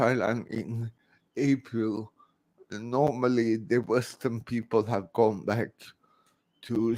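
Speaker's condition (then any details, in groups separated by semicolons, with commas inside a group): Cerebral palsy, severe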